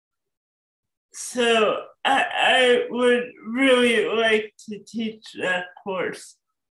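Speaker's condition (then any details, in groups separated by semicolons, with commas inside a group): Cerebral palsy; works remotely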